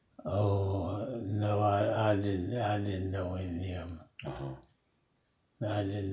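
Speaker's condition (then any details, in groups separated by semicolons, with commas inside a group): Parkinson's disease; never broken a bone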